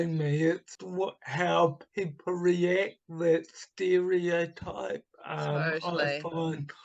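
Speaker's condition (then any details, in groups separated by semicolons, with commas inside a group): Cerebral palsy; from birth, oxygen starvation at birth, affects right hand, speech; much improved after therapy, not fully recovered; slightly unusual voice, much improved, not fully recovered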